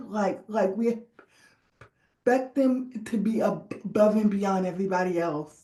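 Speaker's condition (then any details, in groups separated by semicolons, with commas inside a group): Cerebral palsy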